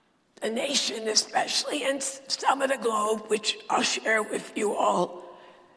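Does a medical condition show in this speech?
Yes: dysphonia; still preaches with this voice.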